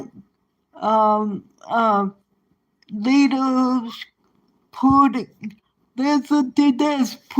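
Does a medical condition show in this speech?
Yes: cerebral palsy; present from birth.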